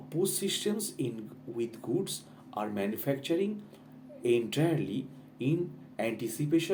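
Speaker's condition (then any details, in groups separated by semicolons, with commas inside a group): No condition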